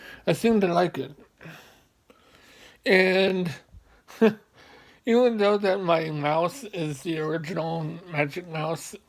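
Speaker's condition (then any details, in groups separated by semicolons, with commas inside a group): Mobius syndrome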